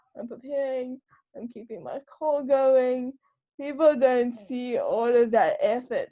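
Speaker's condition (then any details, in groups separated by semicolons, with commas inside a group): Cerebral palsy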